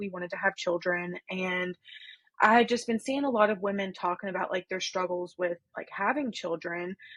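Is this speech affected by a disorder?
No.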